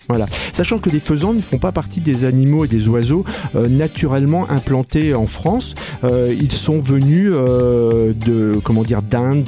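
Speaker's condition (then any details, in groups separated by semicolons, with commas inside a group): No condition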